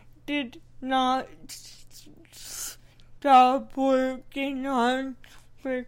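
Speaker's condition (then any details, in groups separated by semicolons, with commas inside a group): Cerebral palsy; speech therapy for pronunciation and breath support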